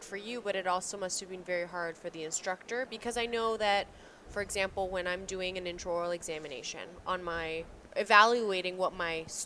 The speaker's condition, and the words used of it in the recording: None; typical speech.